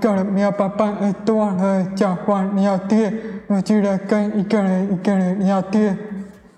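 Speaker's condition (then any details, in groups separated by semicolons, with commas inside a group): Hearing impairment; speech not very clear, others may not understand her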